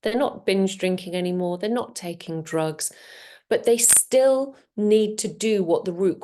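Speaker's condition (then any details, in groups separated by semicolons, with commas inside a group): No condition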